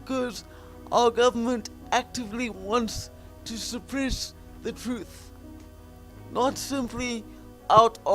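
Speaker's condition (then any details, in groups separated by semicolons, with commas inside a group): Quadriplegic cerebral palsy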